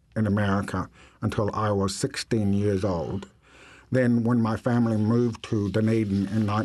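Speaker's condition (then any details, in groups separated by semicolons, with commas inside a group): Deafness; diagnosed at 8 years old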